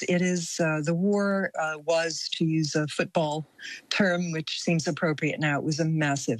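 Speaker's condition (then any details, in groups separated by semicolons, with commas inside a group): No condition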